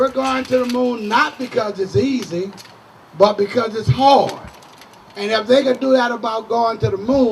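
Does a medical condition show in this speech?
No.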